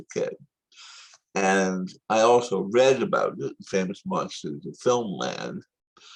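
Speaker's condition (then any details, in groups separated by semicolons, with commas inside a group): Tongue cancer surgery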